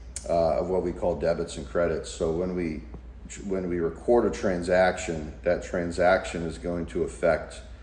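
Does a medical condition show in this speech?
No.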